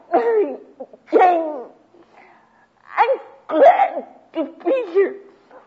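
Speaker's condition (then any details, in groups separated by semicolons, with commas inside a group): Cerebral palsy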